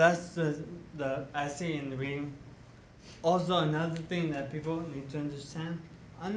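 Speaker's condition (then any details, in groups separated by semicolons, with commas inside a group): Traumatic brain injury; past powered wheelchair use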